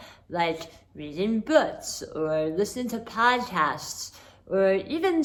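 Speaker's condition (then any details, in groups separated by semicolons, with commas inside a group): Hemi-glossectomy for oral cancer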